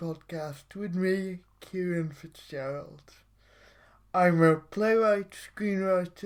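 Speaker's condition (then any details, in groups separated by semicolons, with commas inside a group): Cerebral palsy; childhood surgery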